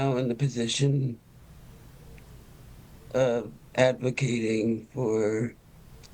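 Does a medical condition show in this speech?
Yes: Parkinson's disease; early-onset form.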